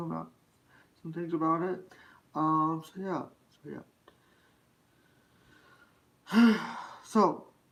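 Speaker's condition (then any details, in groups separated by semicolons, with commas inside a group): Spastic quadriplegic cerebral palsy; severe, ongoing physical and occupational therapy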